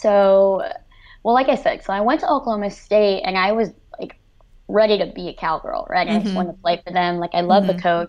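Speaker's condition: Cleft lip and palate, severe

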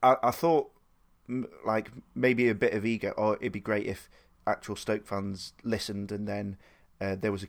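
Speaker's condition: No condition

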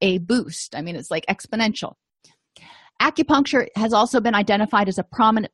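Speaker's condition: No condition

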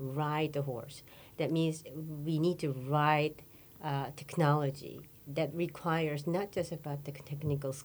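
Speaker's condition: No condition

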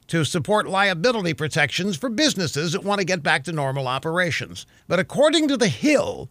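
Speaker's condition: No condition

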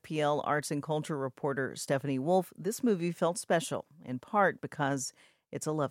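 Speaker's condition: No condition

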